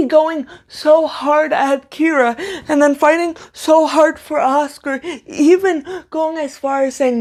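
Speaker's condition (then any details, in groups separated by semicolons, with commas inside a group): Cerebral palsy, severe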